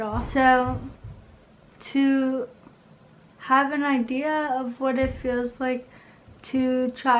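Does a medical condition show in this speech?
Yes: cerebral palsy.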